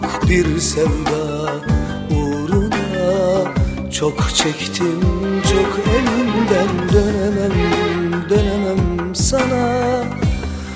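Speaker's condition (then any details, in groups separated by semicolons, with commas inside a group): No condition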